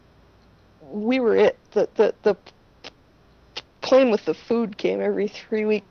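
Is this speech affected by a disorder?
Yes: stuttering; familial stuttering, oldest and youngest maternal uncles stutter, possibly a great uncle, very little therapy around age six; stutter noticeable to listeners, self-revealing; here repeated words, blocks.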